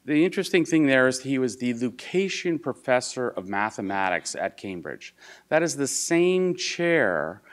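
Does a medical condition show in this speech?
No.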